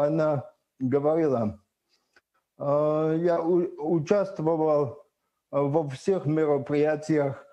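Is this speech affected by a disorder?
Yes: cerebral palsy; wheelchair, spasticity.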